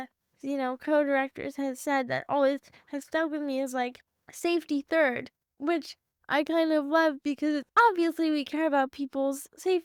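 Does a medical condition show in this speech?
Yes: cerebral palsy.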